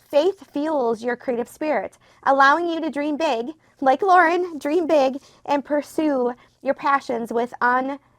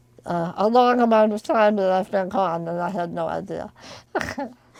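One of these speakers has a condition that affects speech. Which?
The second: spinal muscular atrophy; genetic, from birth, all voluntary muscles, never walked, wheelchair; very slowly progressive, fewer abilities than childhood, spinal injections.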